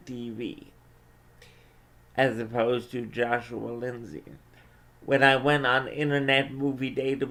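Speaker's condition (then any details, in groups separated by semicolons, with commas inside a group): Cerebral palsy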